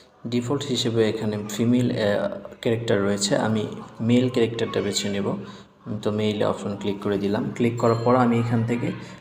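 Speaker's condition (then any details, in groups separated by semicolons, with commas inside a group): No condition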